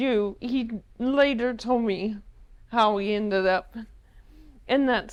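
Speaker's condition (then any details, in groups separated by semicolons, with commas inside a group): ALS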